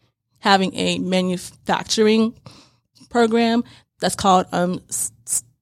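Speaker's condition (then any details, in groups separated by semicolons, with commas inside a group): Stuttering; prolonged sounds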